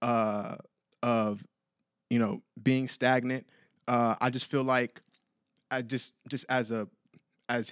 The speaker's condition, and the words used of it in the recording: Stuttering. Well, to other people, it may sound like a style. Like, oh, this is his style of speaking.